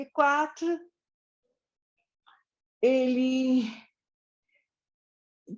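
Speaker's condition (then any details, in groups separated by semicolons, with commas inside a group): Cerebral palsy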